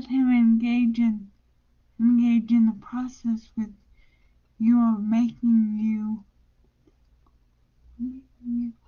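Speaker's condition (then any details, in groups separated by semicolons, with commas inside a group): Brain injury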